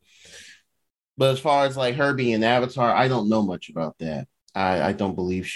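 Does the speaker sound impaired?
No.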